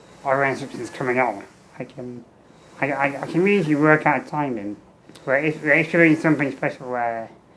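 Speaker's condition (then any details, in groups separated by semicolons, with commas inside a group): Muscular dystrophy; tracheostomy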